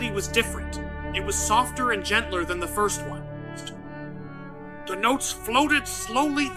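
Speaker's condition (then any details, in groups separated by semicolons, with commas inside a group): No condition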